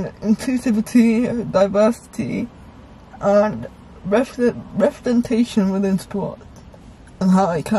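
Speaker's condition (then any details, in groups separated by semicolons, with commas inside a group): Cerebral palsy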